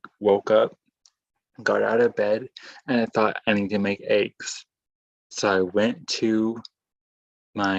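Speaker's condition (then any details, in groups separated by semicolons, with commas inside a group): Cerebral palsy; caused by brain fluid pockets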